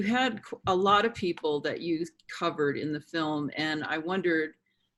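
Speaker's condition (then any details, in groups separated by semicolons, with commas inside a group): No condition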